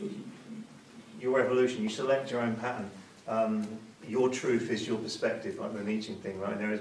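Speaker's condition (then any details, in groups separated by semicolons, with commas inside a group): No condition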